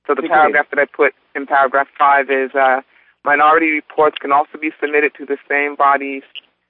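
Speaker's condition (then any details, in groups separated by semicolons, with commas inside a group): No condition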